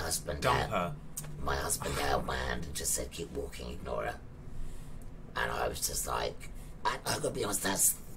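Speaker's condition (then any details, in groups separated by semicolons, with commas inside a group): Laryngectomy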